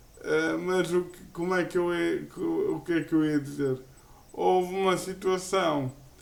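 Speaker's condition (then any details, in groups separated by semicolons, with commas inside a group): Cerebral palsy; uses a wheelchair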